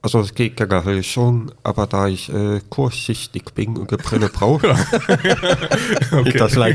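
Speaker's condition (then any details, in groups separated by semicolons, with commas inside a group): Deafness with cochlear implant; raised orally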